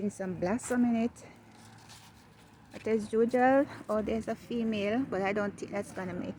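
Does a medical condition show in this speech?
No.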